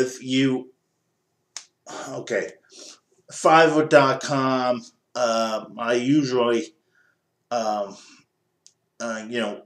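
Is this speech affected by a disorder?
Yes: cerebral palsy.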